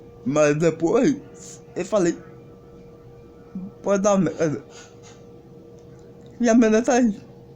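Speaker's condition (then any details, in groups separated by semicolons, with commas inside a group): Cerebral palsy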